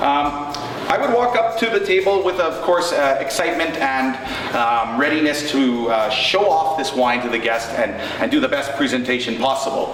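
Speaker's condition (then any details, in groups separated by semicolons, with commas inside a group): No condition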